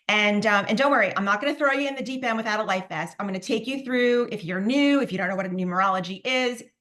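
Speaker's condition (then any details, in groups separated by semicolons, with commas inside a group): No condition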